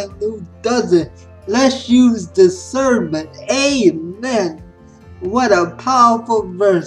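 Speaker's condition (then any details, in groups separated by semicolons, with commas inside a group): Spastic cerebral palsy; spastic quadriplegic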